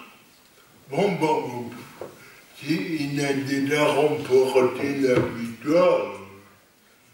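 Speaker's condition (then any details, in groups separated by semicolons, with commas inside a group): Cerebral palsy; lifelong, non-progressive; stable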